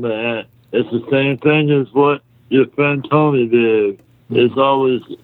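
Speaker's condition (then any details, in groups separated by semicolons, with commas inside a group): Muscular dystrophy; congenital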